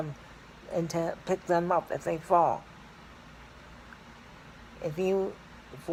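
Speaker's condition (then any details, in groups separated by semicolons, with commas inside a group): Cerebral palsy; scoliosis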